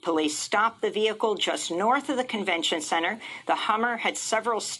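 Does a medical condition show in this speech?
No.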